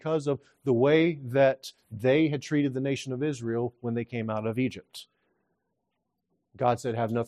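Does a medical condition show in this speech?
No.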